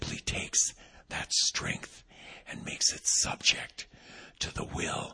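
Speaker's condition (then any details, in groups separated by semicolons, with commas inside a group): Vocal cord paralysis, unilateral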